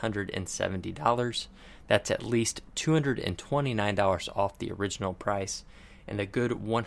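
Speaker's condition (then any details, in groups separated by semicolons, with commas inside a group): No condition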